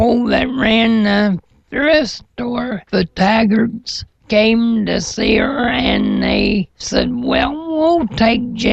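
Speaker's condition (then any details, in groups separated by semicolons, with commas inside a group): Cerebral palsy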